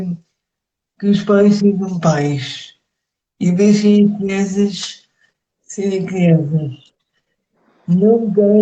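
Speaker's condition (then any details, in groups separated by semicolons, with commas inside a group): Cerebral palsy; speech affected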